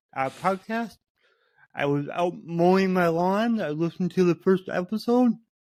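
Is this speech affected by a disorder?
Yes: cerebral palsy.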